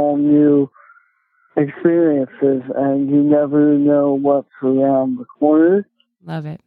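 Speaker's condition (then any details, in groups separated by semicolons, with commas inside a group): Cerebral palsy; speech affected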